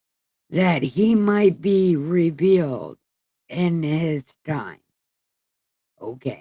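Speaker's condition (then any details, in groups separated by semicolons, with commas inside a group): Brain injury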